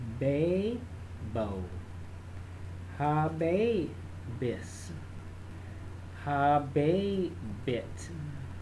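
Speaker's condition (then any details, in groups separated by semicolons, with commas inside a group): No condition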